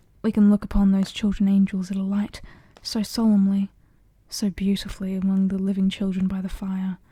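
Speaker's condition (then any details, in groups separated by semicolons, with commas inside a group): No condition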